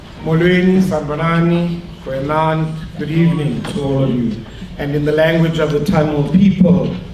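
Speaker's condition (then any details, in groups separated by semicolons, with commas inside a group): No condition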